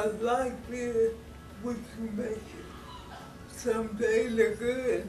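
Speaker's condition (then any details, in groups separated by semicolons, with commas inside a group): Cerebral palsy; cerebral palsy, affects walking and hands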